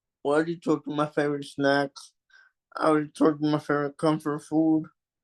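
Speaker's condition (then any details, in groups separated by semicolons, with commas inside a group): Cerebral palsy; takes deep breaths while speaking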